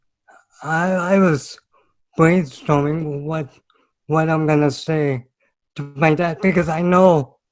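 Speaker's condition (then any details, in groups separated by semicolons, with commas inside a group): Cerebral palsy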